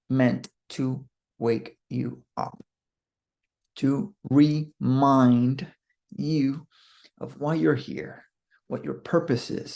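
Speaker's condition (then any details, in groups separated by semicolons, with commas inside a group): No condition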